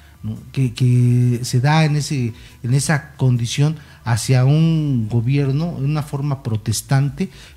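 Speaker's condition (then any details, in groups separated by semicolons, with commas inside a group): No condition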